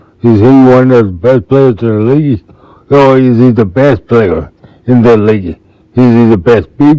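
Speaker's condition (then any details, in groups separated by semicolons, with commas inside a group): Multiple sclerosis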